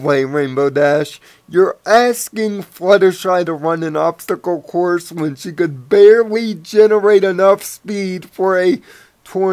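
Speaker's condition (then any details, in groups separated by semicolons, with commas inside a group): Cerebral palsy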